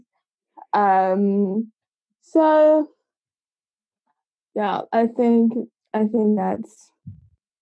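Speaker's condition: Cerebral palsy; congenital, from birth, age 25

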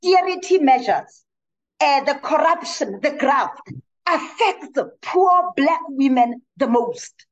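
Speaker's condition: No condition

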